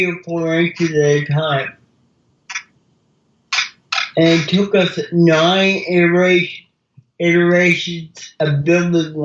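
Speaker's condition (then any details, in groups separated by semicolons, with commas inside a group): Cerebral palsy; mild speech impediment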